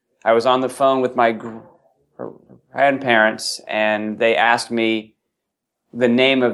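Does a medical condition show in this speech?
Yes: stuttering; stuttering since age 5, group speech therapy from 11 in Washington DC, fluency techniques, cassette tapes mailed to therapist; adult, accepts own stuttering, talks openly about it; blocks, 1-second stage block at 26, trouble with initial d, word substitution, long avoidance and silence; here repeated sounds, blocks.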